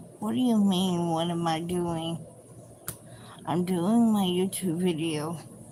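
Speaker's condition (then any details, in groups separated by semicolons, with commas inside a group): Cerebral palsy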